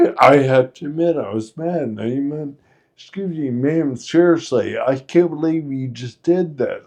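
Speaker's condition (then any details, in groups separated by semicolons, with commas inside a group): Friedreich's ataxia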